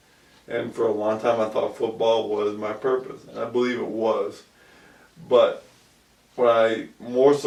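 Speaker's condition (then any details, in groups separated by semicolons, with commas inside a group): ALS; about 2 years since onset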